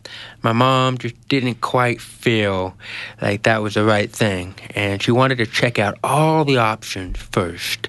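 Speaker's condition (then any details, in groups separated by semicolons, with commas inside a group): Genetic hearing loss; hearing aid, earlier body aid, twelve years speech and listening therapy, Child Shall Speak program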